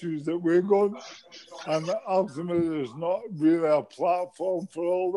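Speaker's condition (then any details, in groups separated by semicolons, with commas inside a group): MND; terminal, whole body affected, muscle wastage; diagnosed four years ago; speaks well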